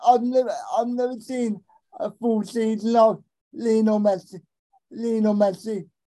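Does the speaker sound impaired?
Yes: cerebral palsy; able to communicate, stutters a lot, worse when distracted by several things.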